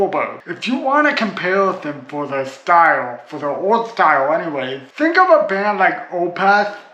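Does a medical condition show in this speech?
Yes: cerebral palsy.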